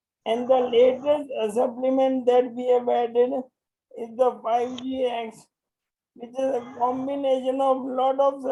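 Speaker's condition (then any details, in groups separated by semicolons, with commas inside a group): Motor neuron disease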